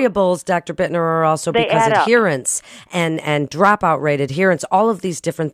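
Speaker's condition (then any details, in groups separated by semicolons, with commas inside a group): No condition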